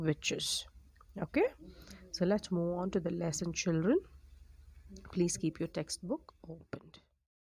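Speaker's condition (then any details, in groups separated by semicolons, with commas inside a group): No condition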